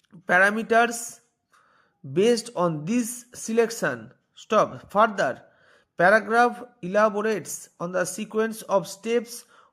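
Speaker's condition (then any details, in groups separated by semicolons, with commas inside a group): No condition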